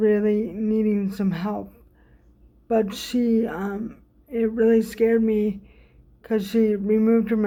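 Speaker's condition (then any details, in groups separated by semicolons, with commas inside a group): Cerebral palsy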